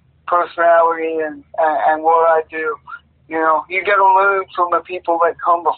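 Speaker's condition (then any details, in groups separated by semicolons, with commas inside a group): Cerebral palsy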